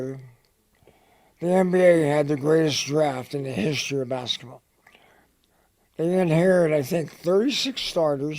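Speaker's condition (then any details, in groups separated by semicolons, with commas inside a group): Head and neck cancer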